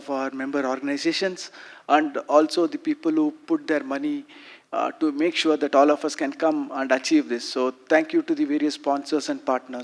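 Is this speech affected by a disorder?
No.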